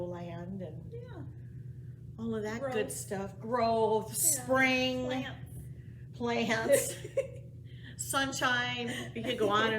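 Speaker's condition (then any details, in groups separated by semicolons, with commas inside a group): No condition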